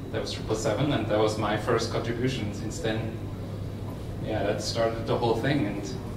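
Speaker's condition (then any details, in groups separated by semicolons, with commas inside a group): No condition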